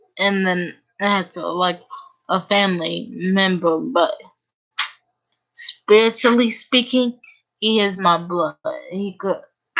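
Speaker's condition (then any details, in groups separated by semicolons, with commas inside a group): Cerebral palsy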